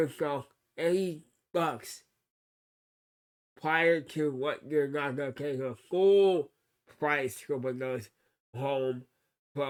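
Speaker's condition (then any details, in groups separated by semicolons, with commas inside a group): Cerebral palsy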